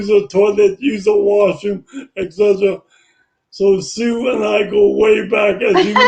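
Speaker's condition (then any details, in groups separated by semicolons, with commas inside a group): Brain injury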